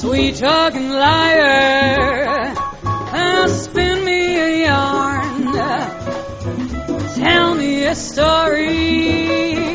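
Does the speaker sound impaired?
No.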